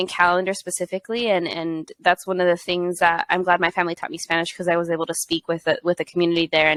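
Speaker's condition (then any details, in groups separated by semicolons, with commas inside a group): No condition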